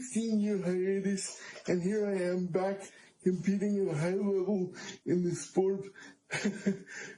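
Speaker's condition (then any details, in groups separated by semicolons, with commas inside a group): Cerebral palsy; power wheelchair user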